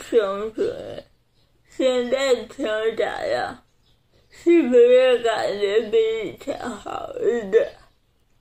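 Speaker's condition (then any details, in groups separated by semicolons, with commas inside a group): Cerebral palsy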